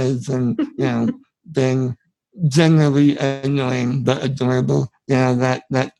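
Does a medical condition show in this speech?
Yes: spinal muscular atrophy; genetic, from birth.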